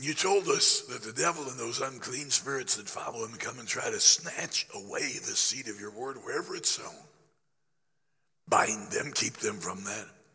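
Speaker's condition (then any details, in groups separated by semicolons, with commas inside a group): Laryngeal cancer after radiation; still affected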